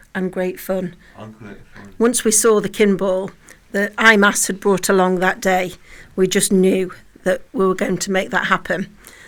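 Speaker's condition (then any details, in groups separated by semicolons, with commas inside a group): No condition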